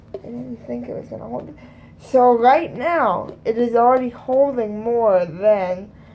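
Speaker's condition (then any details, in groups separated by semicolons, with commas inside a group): Cerebral palsy; both hands affected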